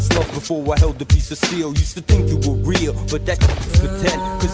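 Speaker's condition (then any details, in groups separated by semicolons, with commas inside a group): No condition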